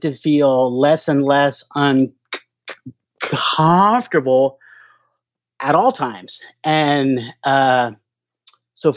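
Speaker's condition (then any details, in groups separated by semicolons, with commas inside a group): Stuttering; onset around age 2.5, fall with traumatic brain injury then, grandfather and daughter stutter, likely genetic, hypnotherapy tried; no longer hides stutter, not trying to avoid stuttering, stuttering more or more aware lately, sober; stutters every time talking, hard ordering in restaurants, phone calls, strangers, alcohol seemed to lessen stutter; prolonged sounds, blocks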